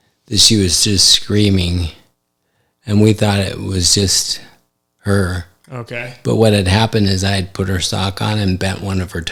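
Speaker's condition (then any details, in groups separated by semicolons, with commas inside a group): ALS; affects hand function; recently diagnosed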